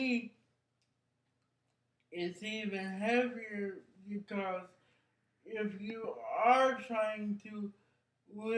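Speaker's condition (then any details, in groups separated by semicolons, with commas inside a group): Cerebral palsy; brain injury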